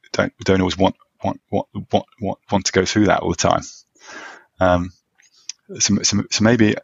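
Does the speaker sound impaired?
Yes: stammering; past group therapy sessions gave temporary easier speech then relapse, past voluntary stammering practice; works on acceptance rather than fluency, discloses stammer openly, e.g. at interview start; speech blocks, gets stuck, amount of stammering varies between conversations; here repeated words.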